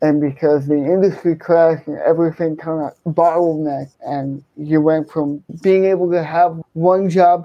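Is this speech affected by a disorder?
Yes: cerebral palsy, hemiplegia.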